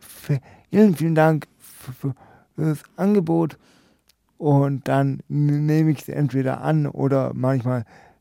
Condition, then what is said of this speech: Stuttering. Sie nennen sich selbst einen ja, stotternden Wortakrobaten.